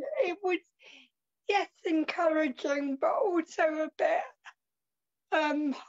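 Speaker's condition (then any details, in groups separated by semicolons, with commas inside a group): Cerebral palsy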